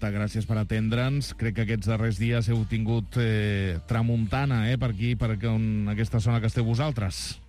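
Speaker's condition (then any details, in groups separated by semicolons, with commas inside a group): No condition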